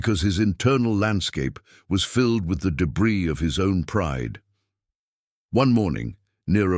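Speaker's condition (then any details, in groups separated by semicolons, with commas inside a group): No condition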